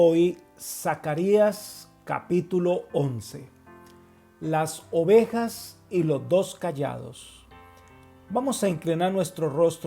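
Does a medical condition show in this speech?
No.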